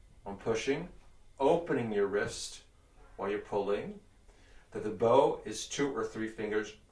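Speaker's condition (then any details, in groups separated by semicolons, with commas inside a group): No condition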